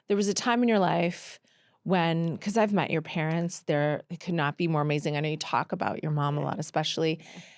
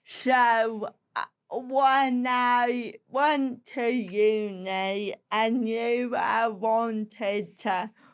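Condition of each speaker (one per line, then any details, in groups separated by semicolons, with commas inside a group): No condition
Cerebral palsy; ataxic form, from birth, birth oxygen loss, drags one foot; walked at age 4; slow speech, sounds disabled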